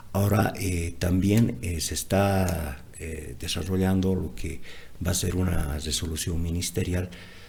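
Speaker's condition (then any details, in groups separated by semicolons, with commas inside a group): No condition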